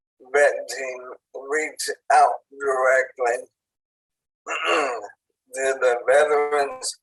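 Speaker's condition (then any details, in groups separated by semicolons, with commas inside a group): ALS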